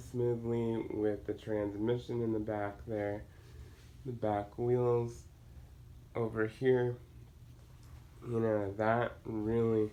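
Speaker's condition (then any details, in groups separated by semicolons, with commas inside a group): Cerebral palsy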